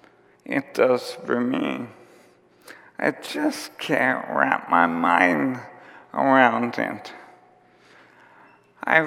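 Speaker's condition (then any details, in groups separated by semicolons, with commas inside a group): ALS; symptoms began about four years before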